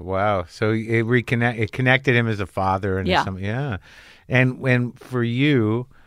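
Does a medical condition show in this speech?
No.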